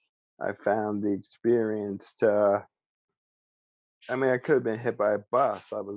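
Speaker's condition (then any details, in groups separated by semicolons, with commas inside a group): ALS; speech still preserved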